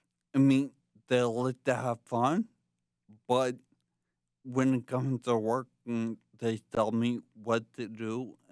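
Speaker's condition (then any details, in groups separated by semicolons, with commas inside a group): Traumatic brain injury from tumour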